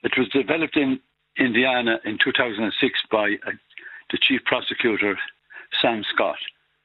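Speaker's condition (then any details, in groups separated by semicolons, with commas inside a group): Parkinson's; progressive, over 10 years since diagnosis, no cure; Rock Steady Boxing, weekly 2-hour non-contact class, Portlaoise gym with Merrick, home punch bag, bike, walking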